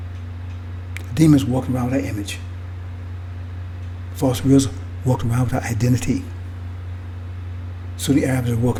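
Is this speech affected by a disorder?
No.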